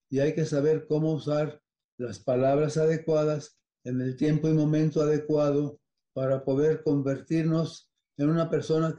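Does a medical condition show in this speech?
Yes: Parkinson's disease; dopamine pills.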